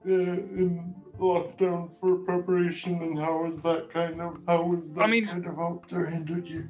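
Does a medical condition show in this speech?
Yes: cerebral palsy; spastic quadriplegic type.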